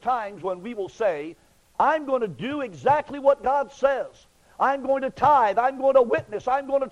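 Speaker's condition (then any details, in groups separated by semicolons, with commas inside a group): No condition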